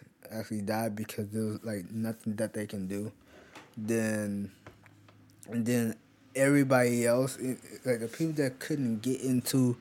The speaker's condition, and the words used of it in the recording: Stuttering. But I do stutter a lot because I do got that that disability.